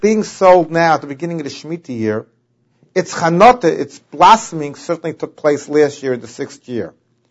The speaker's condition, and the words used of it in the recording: None; typical speech.